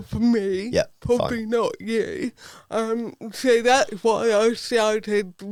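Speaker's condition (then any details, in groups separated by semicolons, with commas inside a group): Cerebral palsy; affects speech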